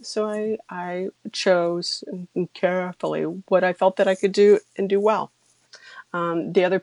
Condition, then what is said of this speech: Stuttering. I've had to really work on it, because my part of my stuttering secondaries is I drop my chin and I shut my eyes.